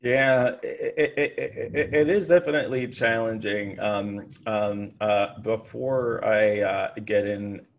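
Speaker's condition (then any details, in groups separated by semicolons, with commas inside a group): Stuttering; stutter since birth, many rounds of therapy, practices speech technique and self-image work; stutter persists, better some days, varies with focus and tiredness; obvious stutter, cannot be hidden, needs full mental focus on speaking, physically exhausting, harder with distractions; repeated sounds, prolonged sounds, blocks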